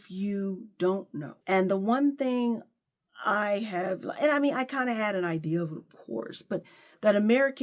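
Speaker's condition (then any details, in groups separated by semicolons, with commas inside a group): No condition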